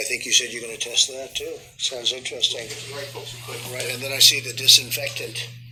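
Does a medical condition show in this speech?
No.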